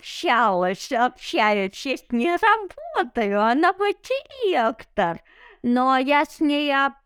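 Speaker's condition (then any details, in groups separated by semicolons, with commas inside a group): Cerebral palsy; no wheelchair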